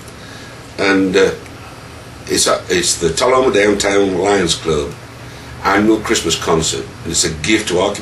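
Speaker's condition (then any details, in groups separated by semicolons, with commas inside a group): No condition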